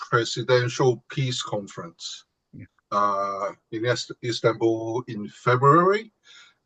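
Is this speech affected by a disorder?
No.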